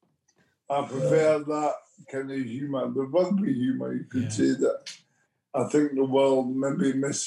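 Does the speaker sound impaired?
Yes: motor neurone disease; onset with left hand weakness, twitching, arm weakness, speech therapists offered.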